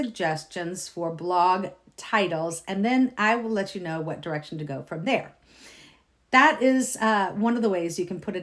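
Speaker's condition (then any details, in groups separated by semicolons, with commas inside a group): No condition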